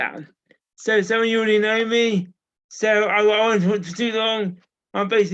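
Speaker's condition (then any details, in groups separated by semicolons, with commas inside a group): Cerebral palsy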